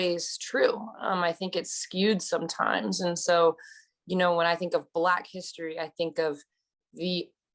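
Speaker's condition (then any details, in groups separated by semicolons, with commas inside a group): No condition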